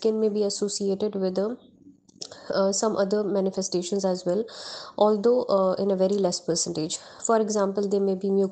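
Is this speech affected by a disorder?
No.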